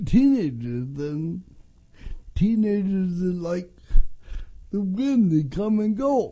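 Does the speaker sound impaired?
Yes: cerebral palsy; congenital, since birth, early childhood IQ in low 60s, labelled mildly mentally disabled; eight years special placement therapy: walking, speaking, dressing; distinctive speech, jokingly called North Dakota accent.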